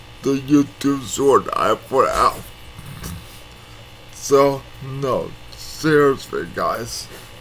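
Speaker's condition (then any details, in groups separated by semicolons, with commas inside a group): Cerebral palsy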